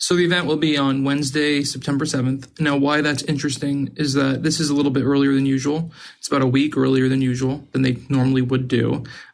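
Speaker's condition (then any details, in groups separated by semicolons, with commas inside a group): No condition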